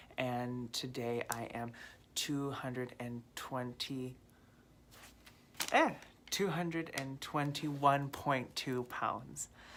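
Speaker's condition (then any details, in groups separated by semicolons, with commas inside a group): No condition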